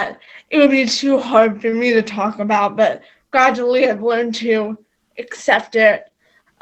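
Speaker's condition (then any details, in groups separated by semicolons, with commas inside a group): Cerebral palsy; quadriplegic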